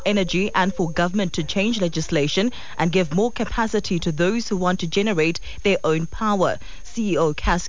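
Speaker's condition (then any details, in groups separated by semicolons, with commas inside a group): No condition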